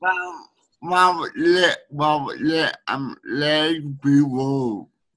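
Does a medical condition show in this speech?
Yes: speech needing a translator; friend Imogen Yang from Sydney acting as speech translator during recording; speech hard for others to understand, needs speech translator.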